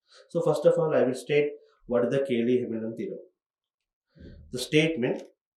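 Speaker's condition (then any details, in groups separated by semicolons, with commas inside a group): No condition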